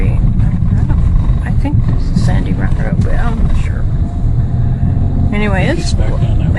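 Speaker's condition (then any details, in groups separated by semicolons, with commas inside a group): No condition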